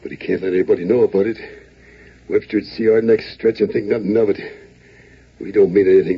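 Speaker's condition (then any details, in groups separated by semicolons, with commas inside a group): No condition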